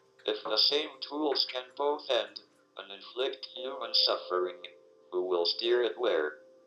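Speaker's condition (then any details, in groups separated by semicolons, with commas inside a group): ALS, speech-generating device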